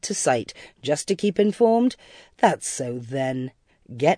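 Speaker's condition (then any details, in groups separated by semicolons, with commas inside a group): No condition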